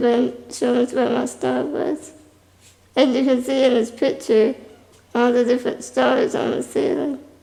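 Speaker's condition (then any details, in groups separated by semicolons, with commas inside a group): Spinal muscular atrophy type 2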